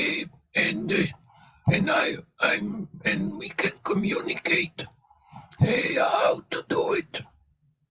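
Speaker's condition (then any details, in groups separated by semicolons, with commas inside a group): Laryngectomy; laryngectomy after recurrent laryngeal cancer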